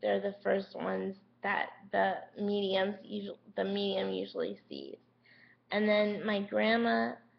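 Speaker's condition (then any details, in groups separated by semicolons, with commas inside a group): Cerebral palsy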